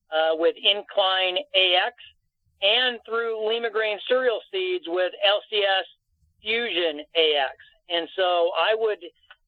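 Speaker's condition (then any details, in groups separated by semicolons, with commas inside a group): No condition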